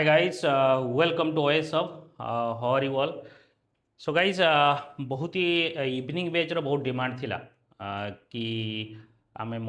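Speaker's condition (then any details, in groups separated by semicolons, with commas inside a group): No condition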